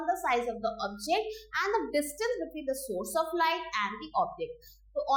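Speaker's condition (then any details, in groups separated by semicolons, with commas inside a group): No condition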